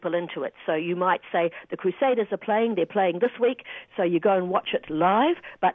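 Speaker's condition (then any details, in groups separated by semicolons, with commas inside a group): No condition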